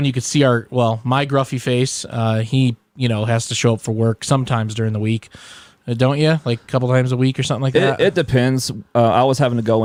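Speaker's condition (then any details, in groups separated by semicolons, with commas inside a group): No condition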